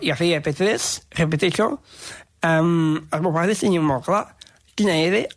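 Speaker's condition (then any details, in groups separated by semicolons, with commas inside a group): Down syndrome; extra chromosome; expresses himself in own way and own words, dislikes being corrected, very talkative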